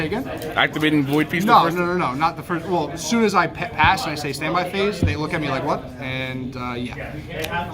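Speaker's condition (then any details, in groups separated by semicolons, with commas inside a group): No condition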